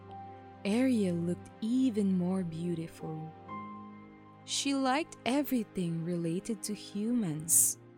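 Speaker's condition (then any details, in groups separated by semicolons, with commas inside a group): No condition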